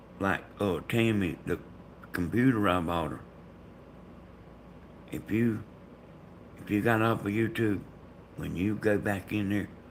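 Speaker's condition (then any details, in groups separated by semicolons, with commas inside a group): Brain bleed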